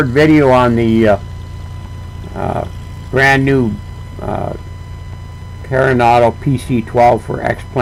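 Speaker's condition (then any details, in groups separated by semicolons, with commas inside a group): No condition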